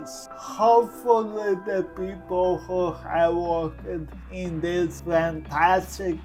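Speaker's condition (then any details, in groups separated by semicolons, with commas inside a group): Cerebral palsy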